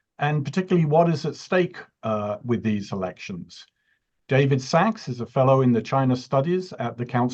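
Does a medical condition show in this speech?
No.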